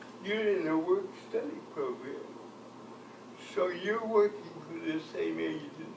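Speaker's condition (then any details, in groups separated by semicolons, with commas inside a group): Cerebral palsy; from birth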